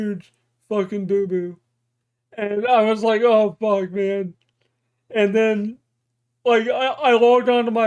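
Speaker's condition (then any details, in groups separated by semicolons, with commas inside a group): Cerebral palsy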